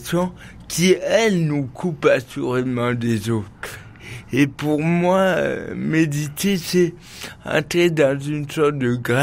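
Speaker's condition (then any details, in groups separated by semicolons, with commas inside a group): Cerebral palsy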